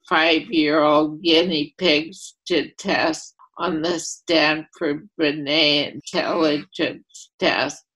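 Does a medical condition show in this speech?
Yes: ALS; ALS affecting voluntary motor neurons, first primary lateral sclerosis diagnosis, second opinion Columbia med center; at least eight years since diagnosis, expected loss of walking; voice affected.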